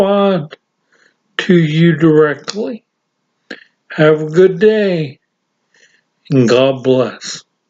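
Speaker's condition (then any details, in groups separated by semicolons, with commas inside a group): Severe brain injury; variable speech patterns defeated voice recognition software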